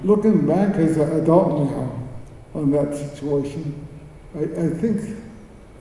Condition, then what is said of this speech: Cerebral palsy. And here is it's an injury at birth that affects your motor skills, like your speech, your walking, you're choking.